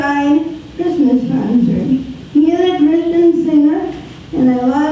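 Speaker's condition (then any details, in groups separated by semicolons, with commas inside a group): Spastic quadriplegic cerebral palsy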